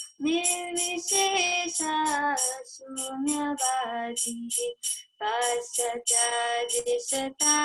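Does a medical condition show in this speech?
No.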